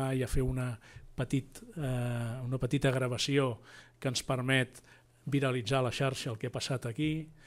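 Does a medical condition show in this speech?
No.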